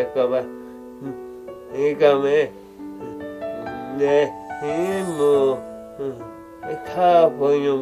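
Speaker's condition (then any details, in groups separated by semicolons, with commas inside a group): Cerebral palsy; legs affected, one leg shorter, limited movement; grade 2 disability, walks long distances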